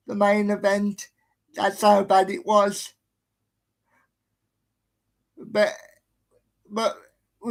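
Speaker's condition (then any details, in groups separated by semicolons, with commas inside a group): Cerebral palsy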